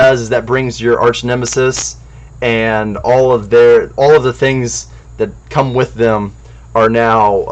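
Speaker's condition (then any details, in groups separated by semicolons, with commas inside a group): No condition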